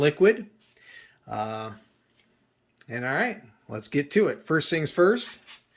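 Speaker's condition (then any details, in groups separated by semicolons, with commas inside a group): No condition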